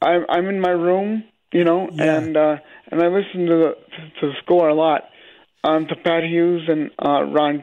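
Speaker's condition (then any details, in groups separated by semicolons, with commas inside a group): Cerebral palsy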